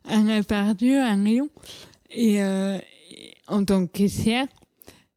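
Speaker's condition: Cerebral palsy; childhood speech

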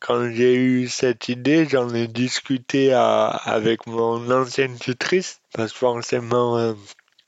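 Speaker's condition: Dystonia; congenital

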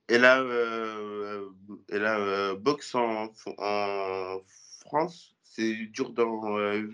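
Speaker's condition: Stuttering; never a problem for him, volunteers to speak to media; occasional stutter audible during interview; occasional mild stutter; repeated sounds, prolonged sounds

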